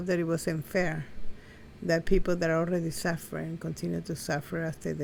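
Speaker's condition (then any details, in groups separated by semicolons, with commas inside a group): No condition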